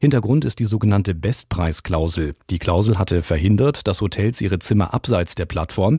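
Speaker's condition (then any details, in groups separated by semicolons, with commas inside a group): No condition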